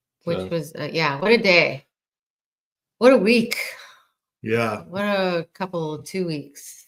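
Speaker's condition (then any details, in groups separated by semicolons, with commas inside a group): No condition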